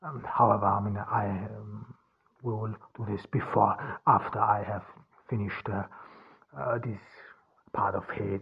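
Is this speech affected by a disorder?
Yes: stuttering; cause unknown, only one in family who stutters, german mother tongue, born in austria; seen as an obstacle to recording audiobooks; here prolonged sounds, blocks.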